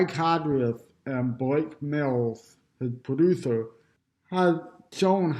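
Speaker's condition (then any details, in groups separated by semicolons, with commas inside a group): Cerebral palsy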